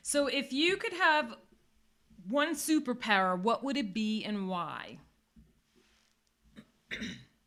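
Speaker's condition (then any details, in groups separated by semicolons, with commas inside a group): No condition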